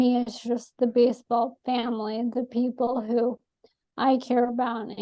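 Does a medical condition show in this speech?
Yes: ALS; atypical case.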